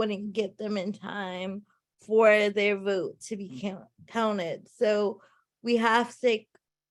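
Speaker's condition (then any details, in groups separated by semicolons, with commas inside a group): Cerebral palsy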